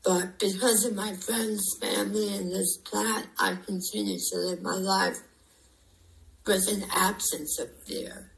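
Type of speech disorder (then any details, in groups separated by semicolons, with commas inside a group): Speech after partial glossectomy; head and neck cancer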